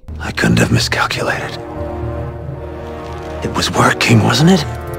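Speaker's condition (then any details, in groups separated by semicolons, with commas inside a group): No condition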